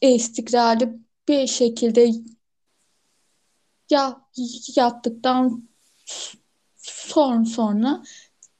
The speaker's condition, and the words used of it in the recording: Stuttering. Ve şu anda işte çok fazla ke kekelesem de engellemiyor